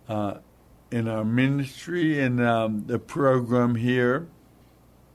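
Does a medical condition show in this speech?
Yes: hemorrhagic stroke, hemorrhagic, basal ganglia; talks funny, voice stressed tonight, speaks slowly and deliberately to be understood, daughter Stacy helps.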